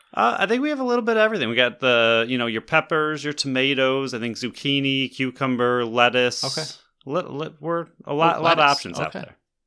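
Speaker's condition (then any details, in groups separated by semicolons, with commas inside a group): No condition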